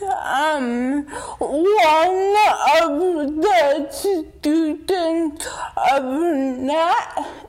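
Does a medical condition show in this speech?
Yes: dystonia; brain damage sometimes in basal ganglia, lost control over body, nervous system affected, wheelchair user, hands affected; physical, occupational, speech therapy, therapeutic recreation at CRIT, Teletón USA, about 8 years, tires after therapy; takes deep breath and relaxes when tense to gain control, calms before able to speak.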